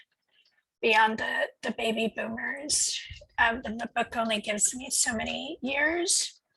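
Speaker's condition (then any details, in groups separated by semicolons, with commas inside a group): No condition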